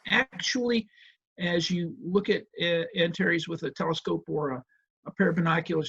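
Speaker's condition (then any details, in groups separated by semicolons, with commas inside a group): No condition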